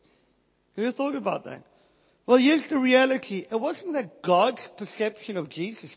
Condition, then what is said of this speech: Cleft palate. I hate the sound of my voice.